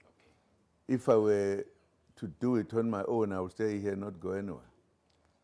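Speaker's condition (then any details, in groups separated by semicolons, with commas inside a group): No condition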